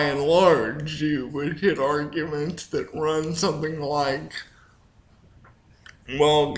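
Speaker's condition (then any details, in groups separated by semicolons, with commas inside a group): Cerebral palsy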